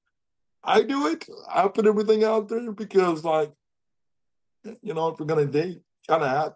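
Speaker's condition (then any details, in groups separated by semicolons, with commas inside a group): Cerebral palsy; speech somewhat affected by cerebral palsy, able to speak, jokes of having voice for print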